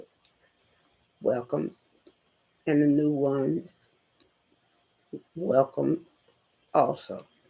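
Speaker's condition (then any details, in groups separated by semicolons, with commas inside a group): Spinal neurosarcoidosis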